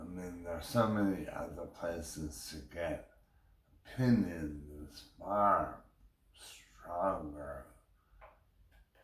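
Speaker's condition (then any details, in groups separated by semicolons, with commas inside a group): Brain injury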